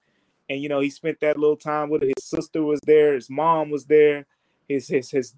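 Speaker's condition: No condition

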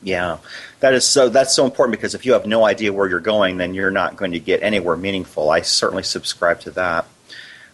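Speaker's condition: No condition

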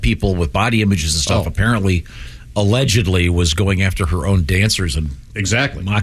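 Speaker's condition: No condition

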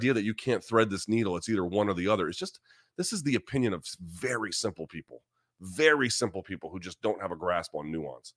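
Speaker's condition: No condition

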